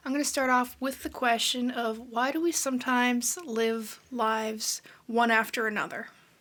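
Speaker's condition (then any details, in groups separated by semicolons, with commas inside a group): No condition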